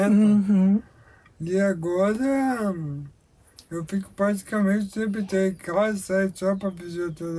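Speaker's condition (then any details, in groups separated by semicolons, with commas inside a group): Amyotrophic lateral sclerosis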